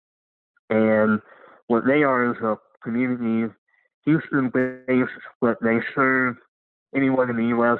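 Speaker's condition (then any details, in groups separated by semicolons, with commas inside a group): Cleft lip and palate; congenital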